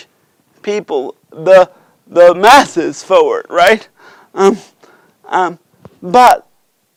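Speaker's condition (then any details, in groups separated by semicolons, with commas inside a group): Cerebral palsy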